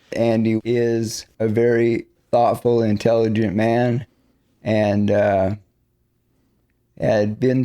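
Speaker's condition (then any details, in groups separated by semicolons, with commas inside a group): ALS; breathes unaided by day using accessory muscles, declining lung function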